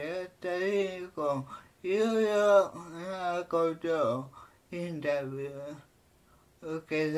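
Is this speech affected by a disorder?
Yes: cerebral palsy; severe, uses a wheelchair.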